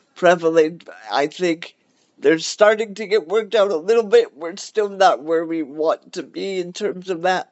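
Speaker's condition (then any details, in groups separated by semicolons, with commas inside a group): Cerebral palsy; cerebral palsy, wheelchair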